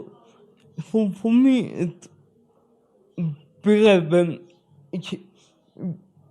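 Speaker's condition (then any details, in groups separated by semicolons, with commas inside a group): Spastic cerebral palsy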